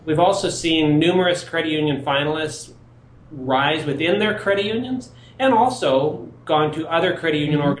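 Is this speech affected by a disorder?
No.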